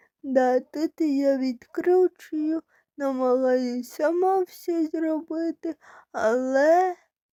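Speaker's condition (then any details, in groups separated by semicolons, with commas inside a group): Cerebral palsy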